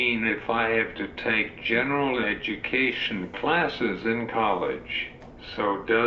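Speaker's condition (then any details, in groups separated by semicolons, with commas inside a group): Cerebral palsy; uses wheelchair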